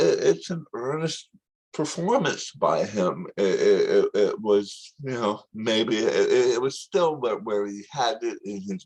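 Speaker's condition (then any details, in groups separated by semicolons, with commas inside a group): Tongue cancer surgery; still recovering from tongue surgery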